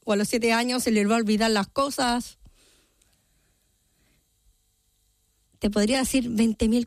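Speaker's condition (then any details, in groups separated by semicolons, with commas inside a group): Down syndrome; genetic condition; age 30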